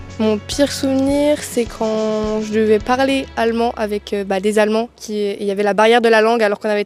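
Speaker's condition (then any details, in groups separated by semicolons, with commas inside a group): No condition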